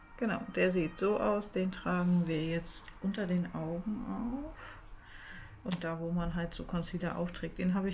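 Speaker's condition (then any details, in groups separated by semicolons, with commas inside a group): No condition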